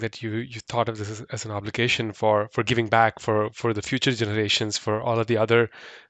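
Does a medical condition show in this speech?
No.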